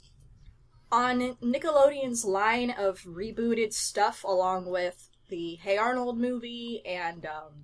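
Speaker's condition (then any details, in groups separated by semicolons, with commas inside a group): No condition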